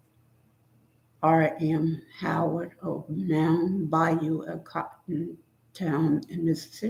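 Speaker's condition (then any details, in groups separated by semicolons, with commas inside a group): Spinal neurosarcoidosis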